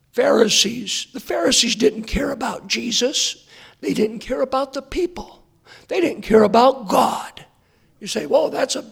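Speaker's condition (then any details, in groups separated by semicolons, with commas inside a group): Hoarseness after vocal cord surgery; hoarse voice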